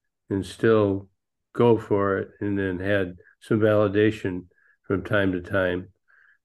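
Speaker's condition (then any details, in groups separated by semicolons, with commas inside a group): Parkinson's disease; ping pong, pool, pickleball, bowling as activities to help with Parkinson's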